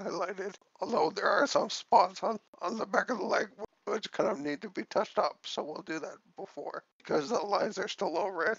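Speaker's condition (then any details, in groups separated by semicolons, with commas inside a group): Cerebellar ataxia from brain tumour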